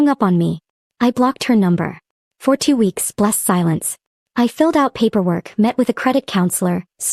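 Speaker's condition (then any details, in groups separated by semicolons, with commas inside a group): No condition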